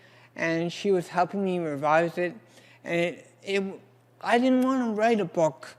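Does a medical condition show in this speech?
Yes: cerebral palsy.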